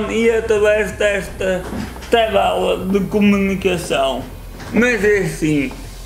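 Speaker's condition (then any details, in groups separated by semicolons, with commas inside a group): Cerebral palsy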